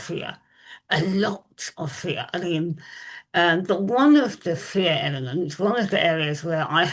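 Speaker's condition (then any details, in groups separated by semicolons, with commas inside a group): Moebius syndrome facial paralysis; congenital rare facial paralysis; limited communication, compensates with voice modulation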